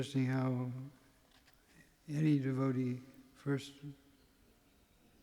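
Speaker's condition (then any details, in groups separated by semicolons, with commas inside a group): Parkinson's; tremor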